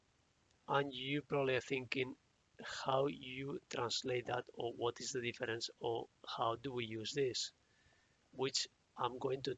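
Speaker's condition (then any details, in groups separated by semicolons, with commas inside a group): No condition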